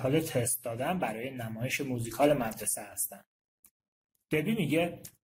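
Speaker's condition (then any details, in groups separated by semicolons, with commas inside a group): No condition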